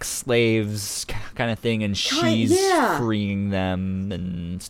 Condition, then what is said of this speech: Stuttering. Yeah, like, you, like, it's like, cause like, I stutter when I talk.